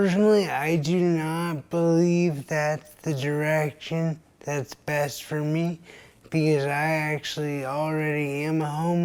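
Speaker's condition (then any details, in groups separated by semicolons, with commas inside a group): Traumatic brain injury; caused by pedestrian vehicle accident; years after injury at age 23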